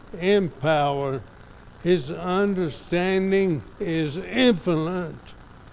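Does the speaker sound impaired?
Yes: ALS; father died of same disease, diagnosed by doctor in Lubbock, second opinion in Dallas; somewhat affected, evident today.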